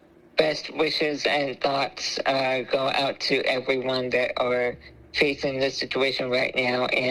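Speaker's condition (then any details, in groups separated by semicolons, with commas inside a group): Spinal muscular atrophy; ventilator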